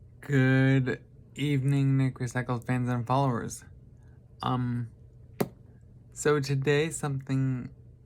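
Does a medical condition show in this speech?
Yes: traumatic brain injury.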